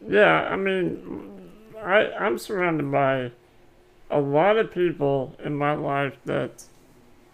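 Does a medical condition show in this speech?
Yes: muscular dystrophy.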